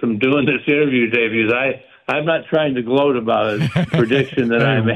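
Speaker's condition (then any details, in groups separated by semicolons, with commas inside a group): Parkinson's; stays active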